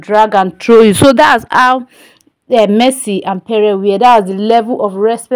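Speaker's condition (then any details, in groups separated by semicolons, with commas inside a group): No condition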